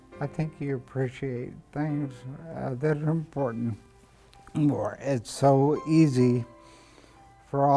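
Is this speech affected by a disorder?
Yes: ALS; over two years since diagnosis.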